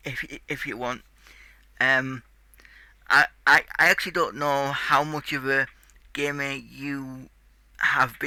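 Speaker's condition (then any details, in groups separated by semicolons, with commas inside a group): Cerebral palsy; tight muscles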